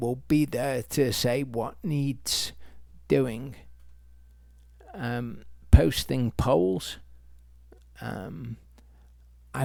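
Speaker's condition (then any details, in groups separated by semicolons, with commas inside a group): Multiple sclerosis; progressive form, irreversible nerve damage; extremely rapid progression, no recovery periods, typing very difficult; difficulty speaking any words, no longer able to teach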